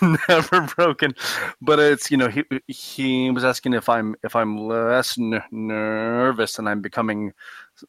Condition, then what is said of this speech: Stuttering. If i'm less n- nervous and i'm becoming perhaps slightly more fluent be, be, be, because of that